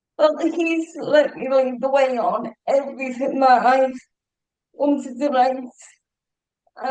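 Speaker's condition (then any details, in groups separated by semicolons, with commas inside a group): Cerebral palsy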